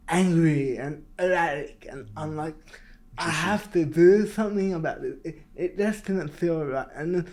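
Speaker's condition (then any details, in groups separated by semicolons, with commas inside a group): Cerebral palsy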